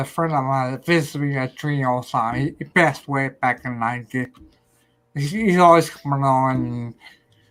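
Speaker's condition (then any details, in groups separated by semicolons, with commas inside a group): Ataxia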